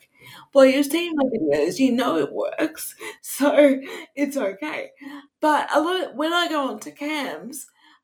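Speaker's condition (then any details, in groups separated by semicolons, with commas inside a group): Cerebral palsy; wheelchair user; sometimes taken for drunk on first sight on cam, speech affected on bad days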